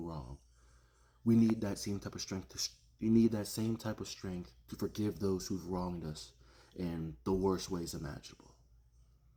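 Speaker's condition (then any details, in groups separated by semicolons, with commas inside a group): No condition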